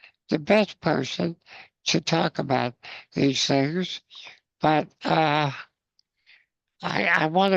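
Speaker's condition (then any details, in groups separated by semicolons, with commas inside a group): Spinal muscular atrophy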